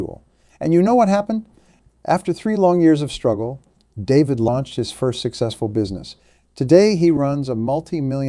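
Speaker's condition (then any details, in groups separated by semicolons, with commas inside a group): No condition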